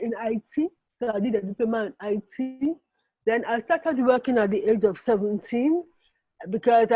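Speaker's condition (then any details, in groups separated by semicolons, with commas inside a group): Cerebral palsy; affects movement and writing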